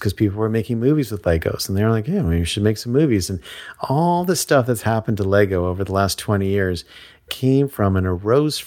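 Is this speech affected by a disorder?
No.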